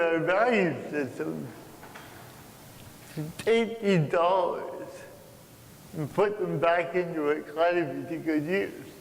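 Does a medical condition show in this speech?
Yes: cerebral palsy.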